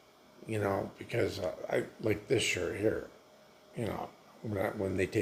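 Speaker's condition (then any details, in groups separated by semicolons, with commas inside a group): Multiple sclerosis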